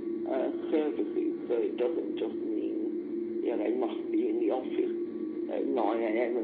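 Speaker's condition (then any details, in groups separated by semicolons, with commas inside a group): Cerebral palsy; neurological condition, does not drive, needs support worker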